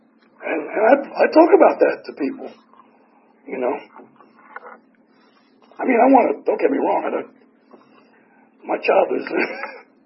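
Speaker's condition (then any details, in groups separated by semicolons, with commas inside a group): Tracheotomy; tracheotomy for 4 years, 8 surgeries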